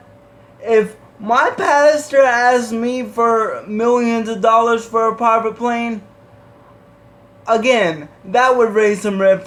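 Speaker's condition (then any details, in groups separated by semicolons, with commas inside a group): Cerebral palsy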